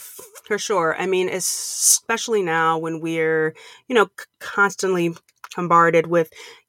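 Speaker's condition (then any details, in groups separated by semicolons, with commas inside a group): Stuttering; lifelong stutter since grade school, past speech therapy, public speaking since 2014 as fear exposure; comfortable speaking publicly while stuttering, still concerned about stuttering on conference calls; trouble saying own name, avoided phone calls and talking, speaks freely while stuttering; prolonged sounds, blocks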